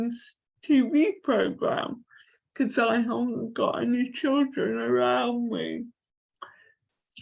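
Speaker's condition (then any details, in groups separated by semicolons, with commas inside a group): Cerebral palsy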